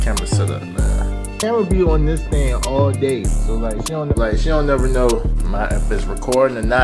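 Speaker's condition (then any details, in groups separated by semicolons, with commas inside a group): No condition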